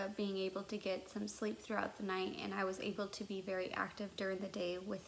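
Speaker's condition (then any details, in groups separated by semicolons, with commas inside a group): No condition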